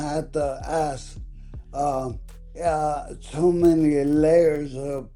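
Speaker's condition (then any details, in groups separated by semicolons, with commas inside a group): ALS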